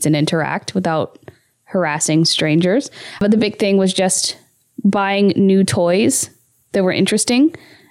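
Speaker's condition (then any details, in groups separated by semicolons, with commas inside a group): No condition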